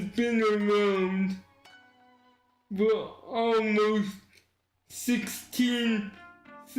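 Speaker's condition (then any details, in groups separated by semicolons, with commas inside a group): Cerebral palsy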